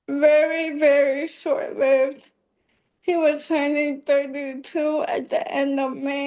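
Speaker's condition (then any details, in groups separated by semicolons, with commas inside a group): ALS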